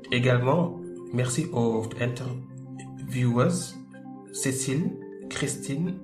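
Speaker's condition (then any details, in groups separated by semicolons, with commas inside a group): Stuttering; since childhood, stuttering family, untreated in Senegal, therapy in France stopped after months, later 5-6 years; stuttering still present, accepted and assumed; blocks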